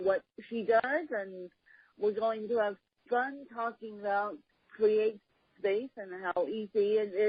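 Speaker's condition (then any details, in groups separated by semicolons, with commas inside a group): Cerebral palsy, mixed, moderate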